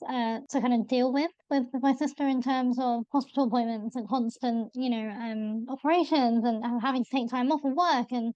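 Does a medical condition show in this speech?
Yes: bilateral cleft lip and palate; congenital, around 23 operations, bone graft, jaw realignment at 18-19, Great Ormond Street, 6 grommet operations; adult, no operations since 25, hearing issue, speech and language therapy years ago; possibly needs more pitch or volume to be heard, voice called weird in childhood.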